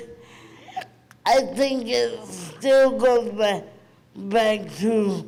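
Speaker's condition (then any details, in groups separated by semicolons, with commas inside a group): Cerebral palsy; present from birth, premature; adult aging with condition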